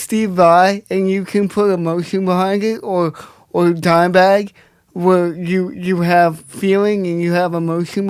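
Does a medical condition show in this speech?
Yes: cerebral palsy.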